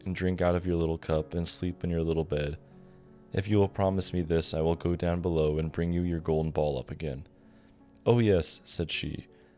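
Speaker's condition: No condition

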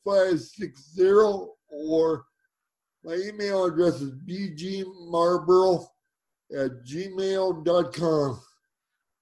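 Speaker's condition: Cerebral palsy; since birth

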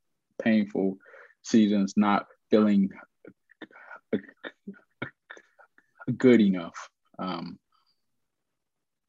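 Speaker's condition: Stuttering; lifelong stutter, aware of it from about age 4; still stutters, speaks on stage, gave TEDx Charlotte talk, speaking coach Naeem; once felt unable to make sales or phone calls; prolonged sounds, blocks

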